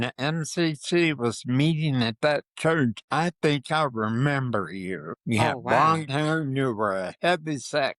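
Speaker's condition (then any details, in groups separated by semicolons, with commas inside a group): Parkinson's disease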